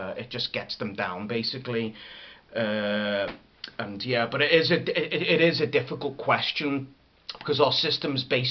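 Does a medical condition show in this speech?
No.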